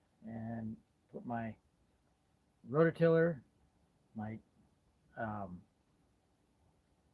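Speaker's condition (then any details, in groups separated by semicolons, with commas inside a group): No condition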